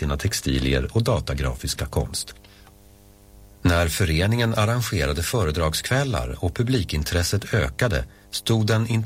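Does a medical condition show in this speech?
No.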